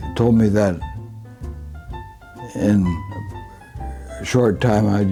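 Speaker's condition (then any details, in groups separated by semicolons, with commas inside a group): Parkinson's disease; deep brain stimulation both sides, tremor both hands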